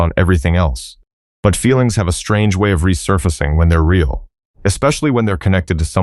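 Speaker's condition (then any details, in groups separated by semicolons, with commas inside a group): No condition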